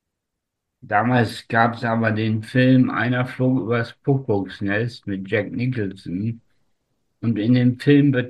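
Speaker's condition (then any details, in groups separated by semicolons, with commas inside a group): Spastic tetraparesis; from birth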